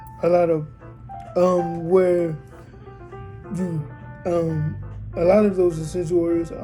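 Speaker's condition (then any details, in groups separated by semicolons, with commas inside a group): Cerebral palsy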